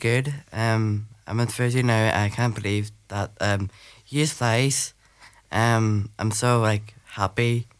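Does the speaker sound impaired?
Yes: Down syndrome; extra chromosome, intellectual disability.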